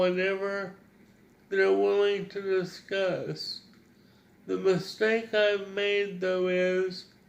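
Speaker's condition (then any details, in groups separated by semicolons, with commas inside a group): Cerebral palsy; wants clearer, more precise speech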